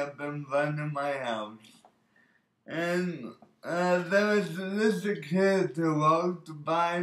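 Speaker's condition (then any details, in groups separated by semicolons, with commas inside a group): Birth oxygen deprivation brain injury; speech impediment from brain damage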